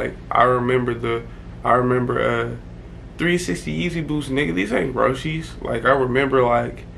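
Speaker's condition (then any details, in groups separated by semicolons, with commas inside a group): No condition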